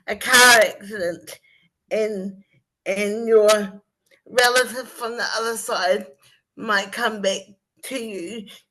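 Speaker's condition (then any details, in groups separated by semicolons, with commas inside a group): Cerebral palsy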